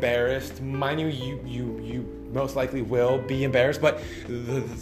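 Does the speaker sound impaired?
Yes: stutter; stutter since second grade; stutters most from fear of stuttering, not situational nervousness, advises two deep breaths; here repeated words, prolonged sounds.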